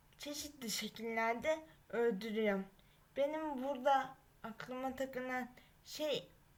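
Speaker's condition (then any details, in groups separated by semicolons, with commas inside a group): Cerebral palsy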